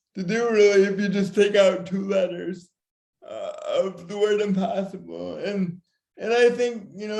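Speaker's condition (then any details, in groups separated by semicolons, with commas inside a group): Severe cerebral palsy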